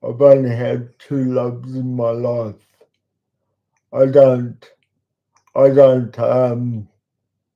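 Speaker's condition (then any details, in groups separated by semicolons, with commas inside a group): Cerebral palsy; talks slowly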